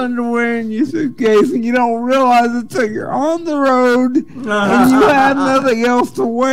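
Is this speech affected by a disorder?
Yes: cerebral palsy; speech sounds drunk.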